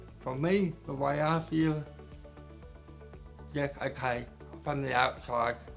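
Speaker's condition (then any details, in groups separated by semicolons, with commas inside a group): Cerebral palsy; mostly right side affected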